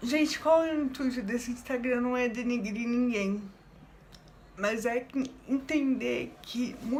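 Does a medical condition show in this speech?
Yes: cerebral palsy.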